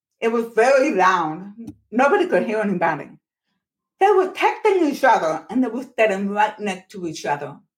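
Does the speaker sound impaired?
Yes: profoundly deaf, born profoundly deaf.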